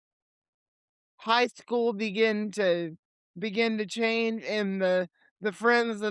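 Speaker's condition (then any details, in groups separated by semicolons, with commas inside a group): Cerebral palsy; limited mobility, legs; age 28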